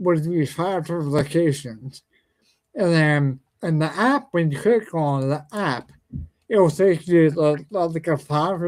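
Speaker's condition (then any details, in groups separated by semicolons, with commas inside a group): Ataxia; speech impediment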